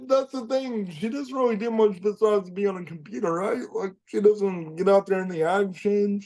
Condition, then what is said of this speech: Cerebral palsy. And I am grateful every day that I'm able to say something and actually speak my experience and actually talk about what I love and express myself.